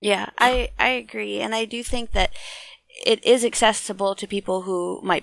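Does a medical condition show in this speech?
No.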